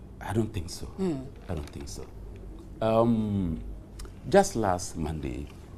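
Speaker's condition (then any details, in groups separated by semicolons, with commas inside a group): No condition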